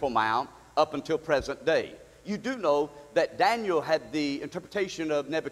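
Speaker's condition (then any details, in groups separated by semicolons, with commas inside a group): No condition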